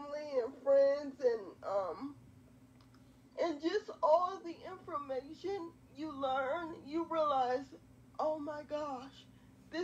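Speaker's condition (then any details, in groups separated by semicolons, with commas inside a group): Quadriplegic cerebral palsy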